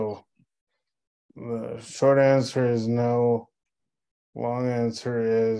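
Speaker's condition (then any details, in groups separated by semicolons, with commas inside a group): Cerebral palsy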